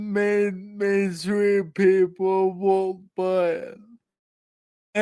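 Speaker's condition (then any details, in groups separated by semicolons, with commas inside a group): Friedreich's ataxia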